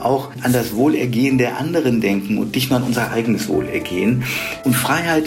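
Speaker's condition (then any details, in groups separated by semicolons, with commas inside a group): No condition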